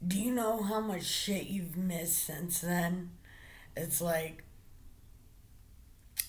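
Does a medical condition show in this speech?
Yes: brain injury.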